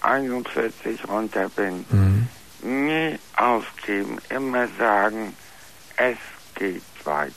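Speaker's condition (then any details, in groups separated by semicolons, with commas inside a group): Floor of mouth cancer; found at annual dental exam, major surgery last year, jaw affected, lost taste; speaks differently from healthy people, partly hard to understand, mute after surgery, wrote notes, relearned speaking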